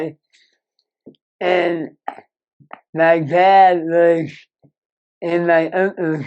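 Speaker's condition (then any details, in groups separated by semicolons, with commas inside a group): Moebius syndrome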